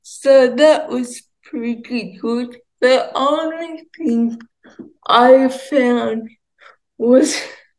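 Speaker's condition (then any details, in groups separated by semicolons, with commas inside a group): Cerebral palsy, ataxia; walks short distances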